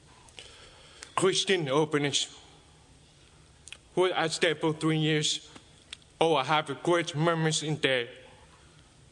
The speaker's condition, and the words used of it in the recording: Deafness. And she speaks. She's understood by most people.